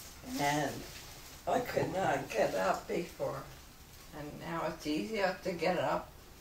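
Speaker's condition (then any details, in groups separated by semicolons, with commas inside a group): Ataxia; affects speech, gait, coordination, balance; medications no benefit, NBE therapy two years, shaking stopped; slurred speech, feels easier but possibly worsening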